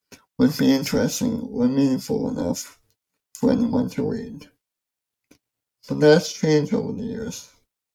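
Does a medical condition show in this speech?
Yes: ALS; amyotrophic lateral sclerosis diagnosed August 2011 at age 27, symptoms began before diagnosis, progressive muscle weakness; about 10 years since diagnosis; affects mouth function, reading aloud affected, apologizes for speech, host takes over reading.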